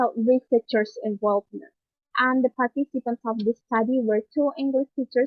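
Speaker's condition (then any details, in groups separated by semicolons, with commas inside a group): No condition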